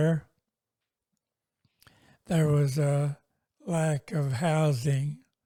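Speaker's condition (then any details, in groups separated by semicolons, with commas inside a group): Multiple sclerosis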